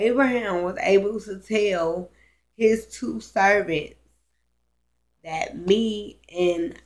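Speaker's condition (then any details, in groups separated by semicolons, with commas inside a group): Cerebral palsy, spastic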